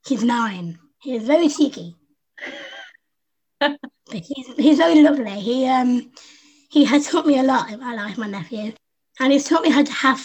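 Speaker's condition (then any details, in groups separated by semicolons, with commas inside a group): Down syndrome; present from birth, infant heart failure, heart surgery, pneumonia, stopped breathing, resuscitated, chest problems; adult woman, 25; learned to speak by copying younger sister Susie, second top grade and b in French speaking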